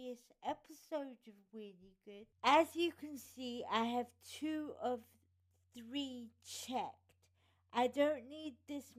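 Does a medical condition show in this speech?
Yes: cerebral palsy.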